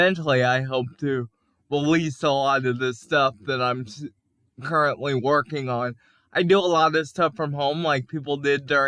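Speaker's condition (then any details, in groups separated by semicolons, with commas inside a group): Cerebral palsy; can speak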